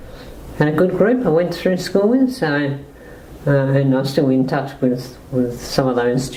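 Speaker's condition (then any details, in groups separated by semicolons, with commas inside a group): Motor neuron disease-like muscle disease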